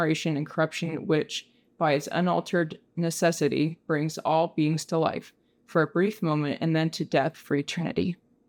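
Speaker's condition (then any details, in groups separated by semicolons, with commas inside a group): No condition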